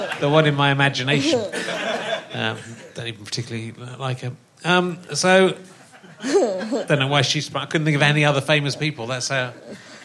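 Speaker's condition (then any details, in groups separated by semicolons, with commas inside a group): No condition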